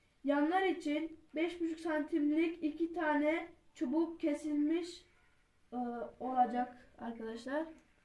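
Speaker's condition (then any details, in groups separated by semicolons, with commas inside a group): No condition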